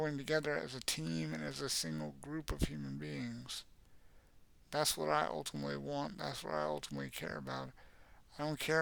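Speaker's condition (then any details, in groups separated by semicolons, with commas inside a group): Cerebral palsy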